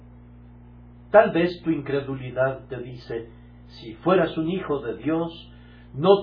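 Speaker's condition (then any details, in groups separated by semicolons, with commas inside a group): No condition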